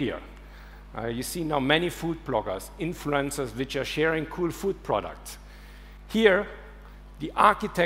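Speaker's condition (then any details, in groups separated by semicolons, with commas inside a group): No condition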